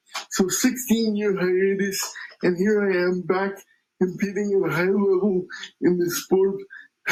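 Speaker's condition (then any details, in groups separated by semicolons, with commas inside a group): Cerebral palsy; power wheelchair user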